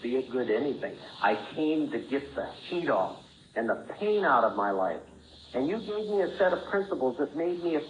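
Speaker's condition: No condition

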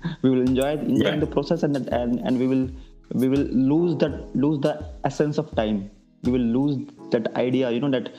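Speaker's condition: Stammering; past avoidance of presentations and self-introductions, accepts own stammer since Indian Stammering Association annual conference; sometimes stretches initial s sounds, as in sssstart; repeated words, prolonged sounds

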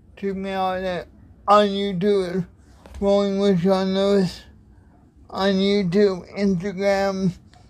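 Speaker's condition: Cerebral palsy

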